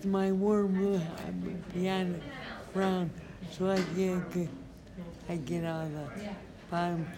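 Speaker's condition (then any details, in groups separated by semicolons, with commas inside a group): Traumatic brain injury; talks funny, understandable except when laughing, could not speak for a year after injury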